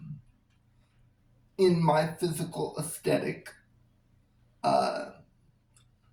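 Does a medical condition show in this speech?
Yes: cerebral palsy.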